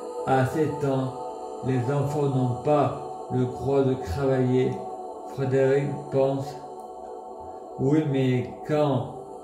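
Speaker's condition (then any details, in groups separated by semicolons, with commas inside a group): Multiple sclerosis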